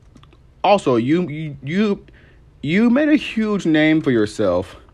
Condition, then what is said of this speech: Stuttering. Can hear, I have a stuttering problem.